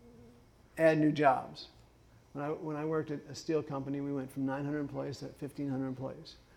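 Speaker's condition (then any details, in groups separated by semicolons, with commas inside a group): Parkinson's; drinks warm water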